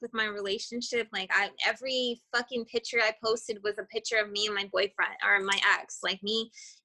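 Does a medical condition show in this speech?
No.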